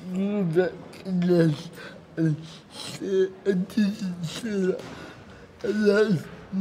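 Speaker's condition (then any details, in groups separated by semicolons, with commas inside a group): Cerebral palsy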